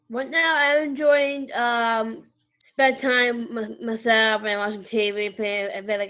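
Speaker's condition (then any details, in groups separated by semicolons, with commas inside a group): Down syndrome; could not talk and was unintelligible at kindergarten start, music therapy used to slow speech; much improved since childhood, called great public speaker, sings national anthem at games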